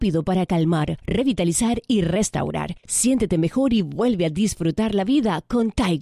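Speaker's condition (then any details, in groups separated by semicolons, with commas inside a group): No condition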